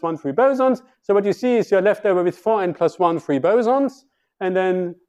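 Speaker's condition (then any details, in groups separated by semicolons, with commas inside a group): No condition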